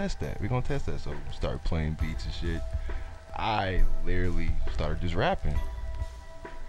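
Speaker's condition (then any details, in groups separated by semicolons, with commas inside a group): No condition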